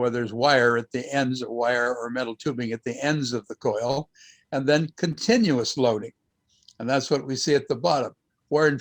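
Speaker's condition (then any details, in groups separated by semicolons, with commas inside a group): No condition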